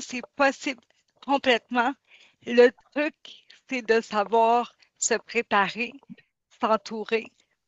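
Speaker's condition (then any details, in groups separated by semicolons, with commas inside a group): Cerebral palsy; since birth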